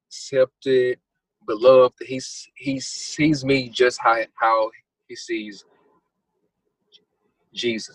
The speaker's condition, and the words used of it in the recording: Stuttering. I grew up having a stuttering problem, as you can hear.